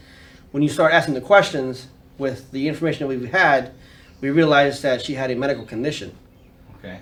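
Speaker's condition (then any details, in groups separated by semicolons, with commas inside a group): No condition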